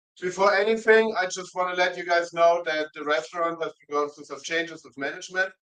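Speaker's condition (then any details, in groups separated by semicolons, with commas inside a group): No condition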